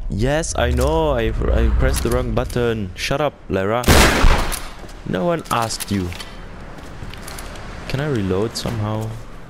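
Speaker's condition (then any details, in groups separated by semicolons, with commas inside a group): No condition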